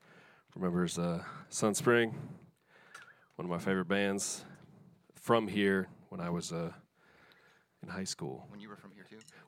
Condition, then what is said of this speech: None; typical speech.